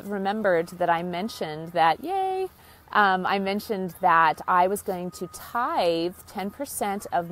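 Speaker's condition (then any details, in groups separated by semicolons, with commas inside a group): No condition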